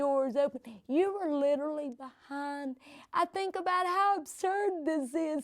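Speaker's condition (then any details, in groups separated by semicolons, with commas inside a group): Cerebral palsy; from birth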